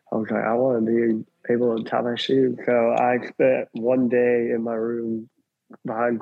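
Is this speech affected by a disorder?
Yes: cleft lip and palate; congenital.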